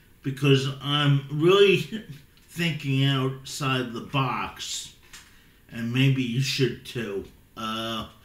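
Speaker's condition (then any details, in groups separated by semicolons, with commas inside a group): Cerebral palsy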